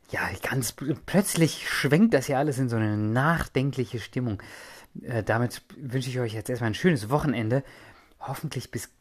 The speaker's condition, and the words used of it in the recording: No condition.